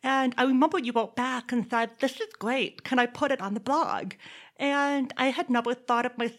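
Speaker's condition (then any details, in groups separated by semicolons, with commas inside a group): Deafness; born in Texas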